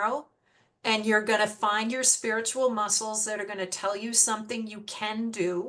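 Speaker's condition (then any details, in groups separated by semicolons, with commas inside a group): No condition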